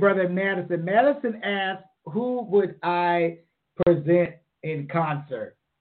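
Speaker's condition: No condition

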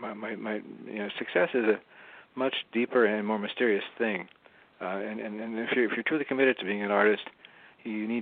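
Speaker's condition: Parkinson's disease; some years before recording

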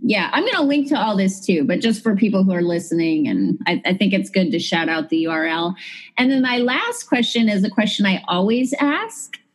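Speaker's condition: No condition

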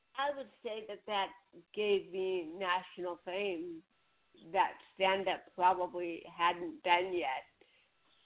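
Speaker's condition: Cerebral palsy; spinal cord neck surgery, titanium neck, limited neck movement

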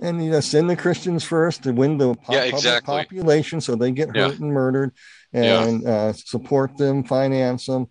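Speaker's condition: Partial cleft palate; congenital

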